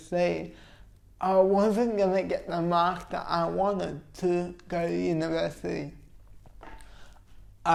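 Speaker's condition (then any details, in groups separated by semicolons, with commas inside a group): Cerebral palsy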